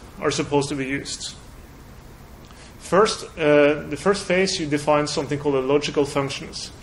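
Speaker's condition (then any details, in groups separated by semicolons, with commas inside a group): No condition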